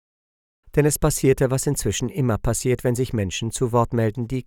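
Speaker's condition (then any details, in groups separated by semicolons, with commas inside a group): No condition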